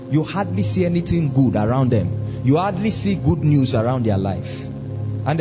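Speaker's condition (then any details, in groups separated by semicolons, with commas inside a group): No condition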